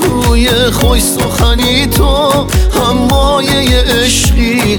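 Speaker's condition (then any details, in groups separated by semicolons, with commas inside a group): No condition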